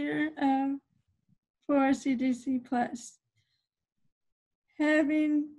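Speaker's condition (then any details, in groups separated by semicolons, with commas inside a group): Cerebral palsy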